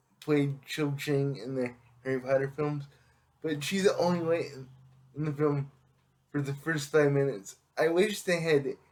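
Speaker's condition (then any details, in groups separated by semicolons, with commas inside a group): Cerebral palsy; affects all muscles; able to speak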